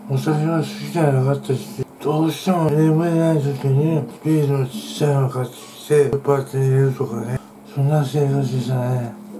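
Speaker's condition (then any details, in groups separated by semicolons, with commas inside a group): Tongue cancer, partial glossectomy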